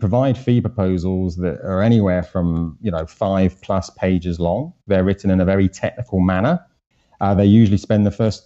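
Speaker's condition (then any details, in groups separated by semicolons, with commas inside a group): No condition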